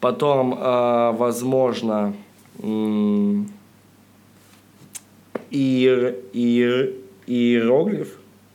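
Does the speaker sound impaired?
Yes: stuttering, mild; persistent stutter, unable to get rid of it; stand-up comic, opens sets with jokes warning about stutter; slight stutter, sound and part-word repetitions, blocks, fillers, self-interruptions; here repeated sounds, blocks.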